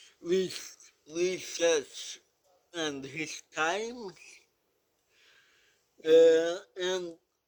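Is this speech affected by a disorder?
Yes: cerebral palsy.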